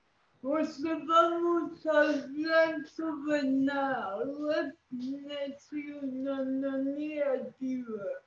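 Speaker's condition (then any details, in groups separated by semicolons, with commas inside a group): Cerebral palsy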